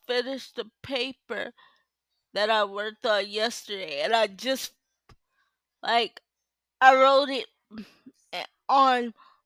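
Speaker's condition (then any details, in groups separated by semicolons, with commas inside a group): Cerebral palsy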